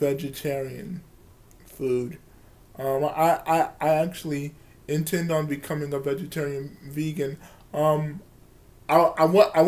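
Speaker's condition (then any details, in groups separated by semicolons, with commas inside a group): Cerebral palsy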